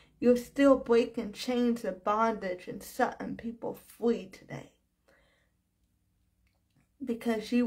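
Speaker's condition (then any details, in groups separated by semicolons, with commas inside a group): Cerebral palsy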